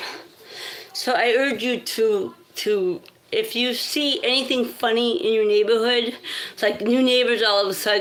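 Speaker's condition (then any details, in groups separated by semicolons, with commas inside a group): Cerebral palsy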